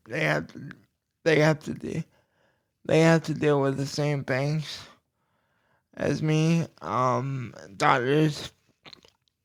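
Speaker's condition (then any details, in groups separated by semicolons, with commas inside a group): Cerebral palsy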